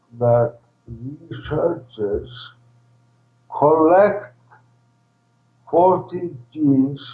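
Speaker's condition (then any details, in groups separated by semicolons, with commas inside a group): ALS, primary lateral sclerosis, PLS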